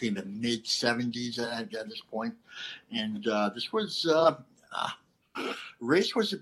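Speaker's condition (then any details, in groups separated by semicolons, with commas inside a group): Cleft lip and palate; congenital cleft lip and palate, not fully formed at birth; lisp, stuttering and unclear speech as a child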